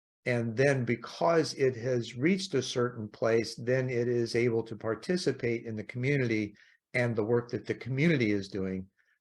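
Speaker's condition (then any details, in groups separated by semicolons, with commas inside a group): No condition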